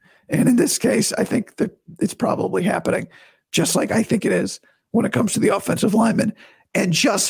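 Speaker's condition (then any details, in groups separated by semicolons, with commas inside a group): Vocal cord surgery recovery; talking painless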